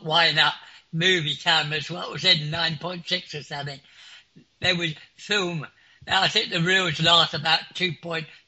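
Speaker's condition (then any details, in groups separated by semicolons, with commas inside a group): Clinically deaf; clinically deaf since school age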